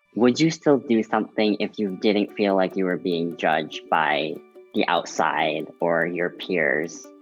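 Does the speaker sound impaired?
Yes: cleft lip and palate.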